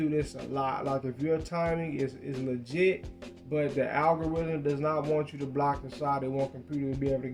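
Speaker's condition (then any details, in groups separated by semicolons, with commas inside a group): No condition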